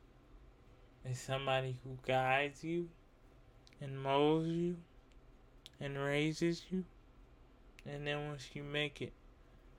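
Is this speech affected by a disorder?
Yes: cerebral palsy; uses wheelchair.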